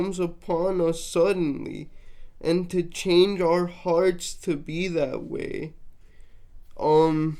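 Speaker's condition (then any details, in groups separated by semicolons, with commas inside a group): Cerebral palsy, mixed, mild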